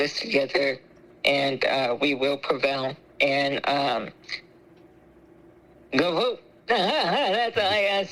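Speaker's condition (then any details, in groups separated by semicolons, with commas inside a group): Spinal muscular atrophy; ventilator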